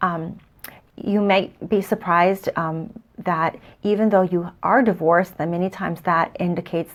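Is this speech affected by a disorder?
No.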